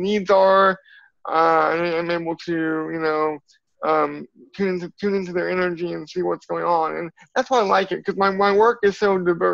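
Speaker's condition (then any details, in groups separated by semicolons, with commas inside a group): Cerebral palsy; from birth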